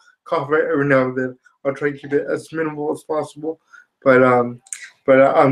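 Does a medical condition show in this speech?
Yes: spastic quadriplegia cerebral palsy.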